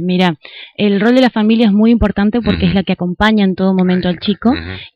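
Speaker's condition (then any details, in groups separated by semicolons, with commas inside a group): No condition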